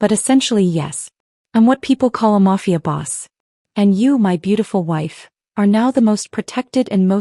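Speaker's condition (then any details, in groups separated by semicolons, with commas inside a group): No condition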